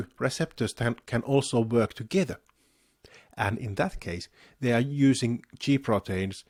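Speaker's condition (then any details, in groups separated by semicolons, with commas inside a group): No condition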